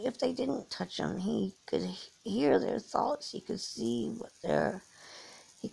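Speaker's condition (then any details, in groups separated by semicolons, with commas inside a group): Cerebral palsy; from birth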